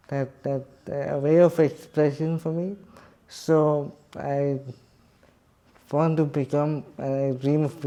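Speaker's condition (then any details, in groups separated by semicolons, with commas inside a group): Cerebral palsy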